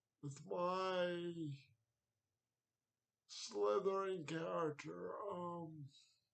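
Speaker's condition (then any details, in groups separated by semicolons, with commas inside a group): Cerebral palsy; wheelchair, needs transfer help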